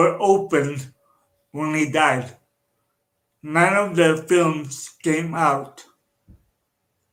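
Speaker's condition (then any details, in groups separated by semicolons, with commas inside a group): Cerebral palsy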